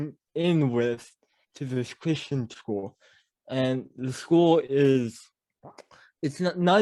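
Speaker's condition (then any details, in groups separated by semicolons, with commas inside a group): Cerebral palsy; mild speech impediment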